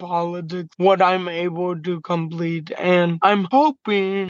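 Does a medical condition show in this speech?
Yes: cerebral palsy; very mild physical disability, slight tremors during the day.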